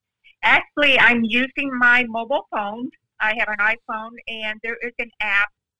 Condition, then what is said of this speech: Deafness. She's interpreting everything that you're saying, and you're hearing me speaking because I have a severe hearing loss, even though I can speak for myself.